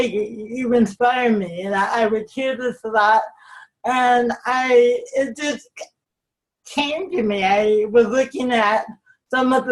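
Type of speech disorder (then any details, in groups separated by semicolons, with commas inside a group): Cerebral palsy, mild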